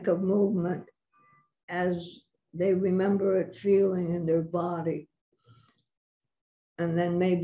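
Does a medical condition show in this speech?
Yes: Parkinson's; about six years since onset.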